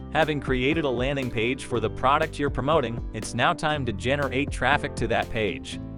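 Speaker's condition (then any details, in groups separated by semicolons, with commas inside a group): No condition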